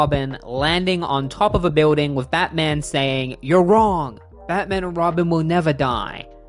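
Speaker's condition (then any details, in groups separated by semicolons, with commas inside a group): No condition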